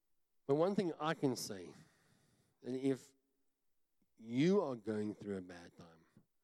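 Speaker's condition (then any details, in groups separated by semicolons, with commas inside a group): Cleft palate; congenital, tongue grown into palate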